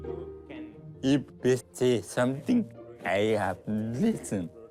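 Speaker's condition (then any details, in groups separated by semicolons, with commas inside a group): Traumatic brain injury; car accident, left leg affected, brace and walker; several years post-injury, 22-day coma, 8 months rehab, ongoing speech therapy; hard to understand, mute 8 months, poor tongue-lip coordination, relearned eating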